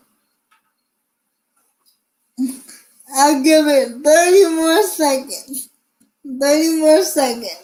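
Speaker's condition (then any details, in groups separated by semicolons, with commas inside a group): Cerebral palsy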